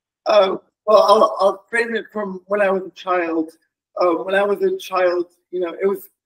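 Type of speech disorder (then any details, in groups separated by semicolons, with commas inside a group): Dysarthria; cerebral palsy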